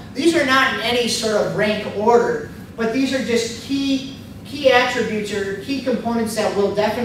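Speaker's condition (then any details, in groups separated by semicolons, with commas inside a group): No condition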